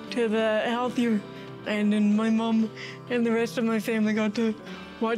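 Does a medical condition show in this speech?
Yes: cerebral palsy.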